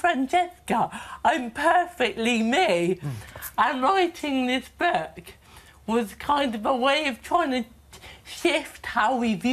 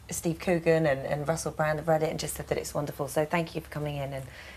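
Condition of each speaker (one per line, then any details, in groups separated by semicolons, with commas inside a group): Cerebral palsy; present from birth, unsteady balance; diagnosed at age 2; affects speech and walking
No condition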